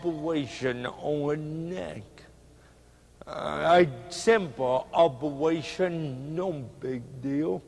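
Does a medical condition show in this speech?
Yes: cerebral palsy; speech hard to understand.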